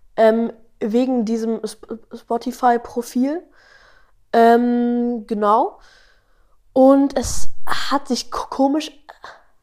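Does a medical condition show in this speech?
Yes: stuttering; none when singing with melody, present when rapping without melody; age 12, stuttering a lot in this conversation; stutters often, less in podcast flow or on liked topics, often speaks fast, better slower; here repeated sounds, prolonged sounds.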